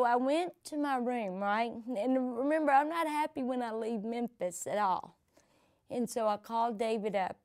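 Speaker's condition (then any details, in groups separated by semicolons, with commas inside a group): Cerebral palsy; from birth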